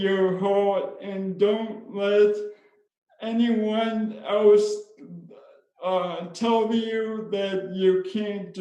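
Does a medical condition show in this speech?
Yes: spastic cerebral palsy; speech impairment.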